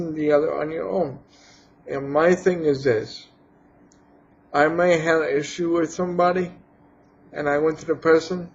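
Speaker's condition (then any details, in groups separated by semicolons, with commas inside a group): Cerebral palsy; has had surgery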